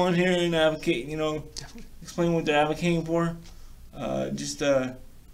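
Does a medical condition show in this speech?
Yes: cerebral palsy, severe; wheelchair user.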